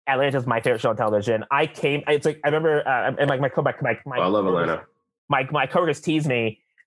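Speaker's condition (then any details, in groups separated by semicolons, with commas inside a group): Stuttering, mild; stutter since childhood, school speech therapy, exercises not kept up, never fully resolved; still stutters, not frequently, not a big issue; stutters much less when performing, stutters when excited, stops and restarts, eases after minutes; repeated sounds, repeated words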